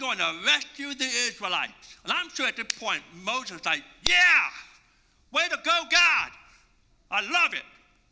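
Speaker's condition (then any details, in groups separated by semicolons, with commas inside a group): Deafness; congenital, 80% hearing loss since birth, relies on lip reading; masks over lips block understanding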